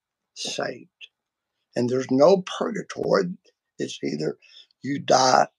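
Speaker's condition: Vocal cord surgery; including laser treatment

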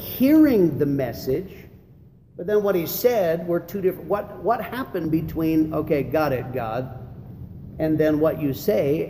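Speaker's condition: No condition

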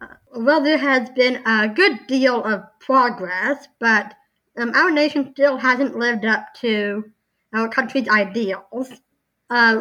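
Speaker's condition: Down syndrome

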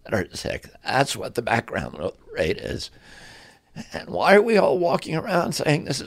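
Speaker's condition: Spasmodic dystonia; voice affected

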